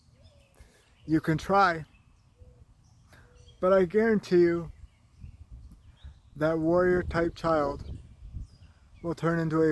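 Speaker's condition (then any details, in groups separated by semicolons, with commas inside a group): Cerebral palsy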